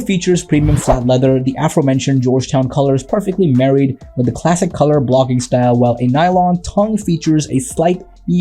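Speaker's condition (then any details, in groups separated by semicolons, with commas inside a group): No condition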